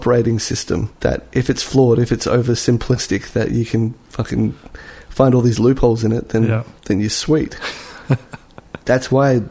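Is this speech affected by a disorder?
No.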